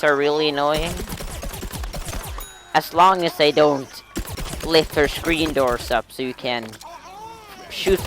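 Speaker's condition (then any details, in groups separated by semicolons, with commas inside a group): No condition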